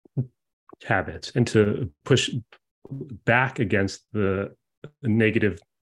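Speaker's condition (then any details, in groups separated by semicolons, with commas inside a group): Stutter; childhood onset, neurological and genetic basis, persists for life, no cure; blocking moments, daily speaking situations very difficult, anticipates stuttering in everyday moments; blocks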